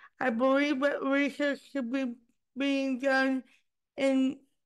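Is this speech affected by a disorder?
Yes: cerebral palsy.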